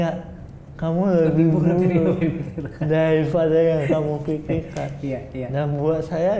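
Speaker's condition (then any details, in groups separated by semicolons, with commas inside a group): Cerebral palsy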